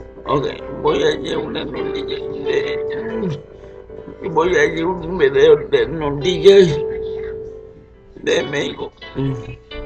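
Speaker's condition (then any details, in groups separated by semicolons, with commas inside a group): Cerebral palsy; present from birth, uses wheelchair; speech affected by condition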